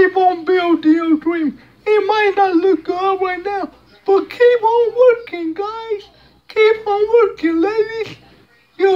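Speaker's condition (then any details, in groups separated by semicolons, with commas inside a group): Cerebral palsy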